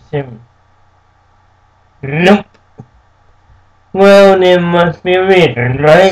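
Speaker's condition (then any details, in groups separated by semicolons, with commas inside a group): Cerebral palsy; speaks slightly differently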